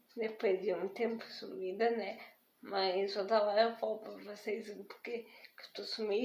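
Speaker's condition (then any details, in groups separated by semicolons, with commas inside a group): Spastic diplegic cerebral palsy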